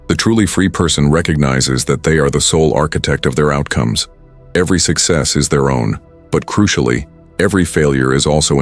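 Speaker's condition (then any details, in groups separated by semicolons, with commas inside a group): No condition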